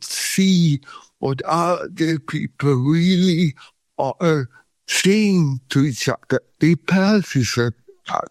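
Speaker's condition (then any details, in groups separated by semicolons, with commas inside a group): Cerebral palsy; cramp and pain free in Thailand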